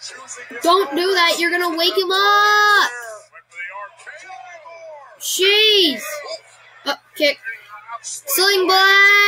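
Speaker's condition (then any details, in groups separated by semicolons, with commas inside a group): No condition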